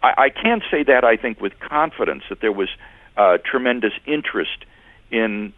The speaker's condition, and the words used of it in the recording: None; typical speech.